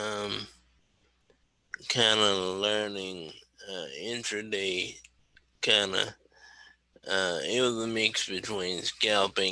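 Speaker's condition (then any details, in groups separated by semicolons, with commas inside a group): Cerebral palsy; wheelchair user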